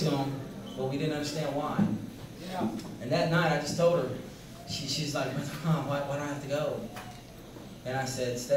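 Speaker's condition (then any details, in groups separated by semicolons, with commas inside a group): No condition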